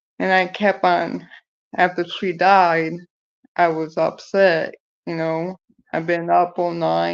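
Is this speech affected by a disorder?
Yes: cerebral palsy; present from birth, scoliosis; able to walk; speech affected.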